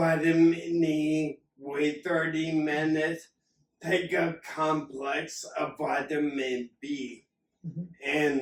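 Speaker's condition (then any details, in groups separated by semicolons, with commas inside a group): Acquired ataxia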